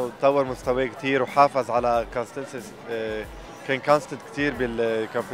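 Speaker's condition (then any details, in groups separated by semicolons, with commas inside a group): No condition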